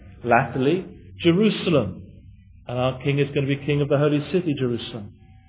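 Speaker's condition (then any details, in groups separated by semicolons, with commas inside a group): No condition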